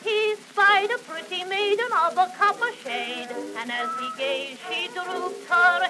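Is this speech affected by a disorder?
No.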